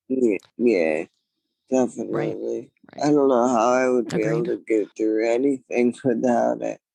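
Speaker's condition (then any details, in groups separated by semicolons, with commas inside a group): Traumatic brain injury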